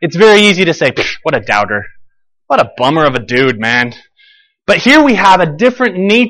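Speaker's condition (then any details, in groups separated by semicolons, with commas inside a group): No condition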